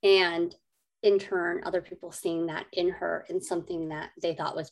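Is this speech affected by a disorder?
Yes: cleft lip and palate; adult.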